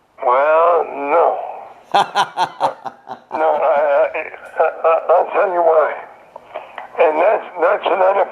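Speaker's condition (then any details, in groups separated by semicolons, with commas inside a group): Throat cancer; survivor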